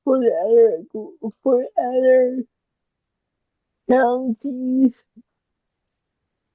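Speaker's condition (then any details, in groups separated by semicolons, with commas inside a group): Cerebral palsy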